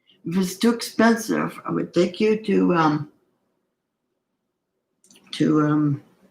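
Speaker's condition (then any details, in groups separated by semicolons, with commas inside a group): Cerebral palsy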